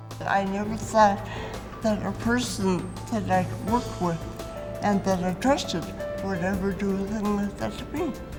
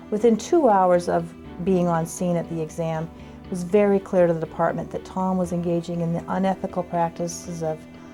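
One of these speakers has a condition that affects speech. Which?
The first: cerebral palsy; 65 years with condition, assisted living.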